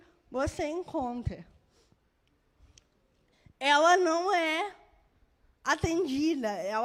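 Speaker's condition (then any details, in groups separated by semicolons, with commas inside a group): Cerebral palsy; birth brain injury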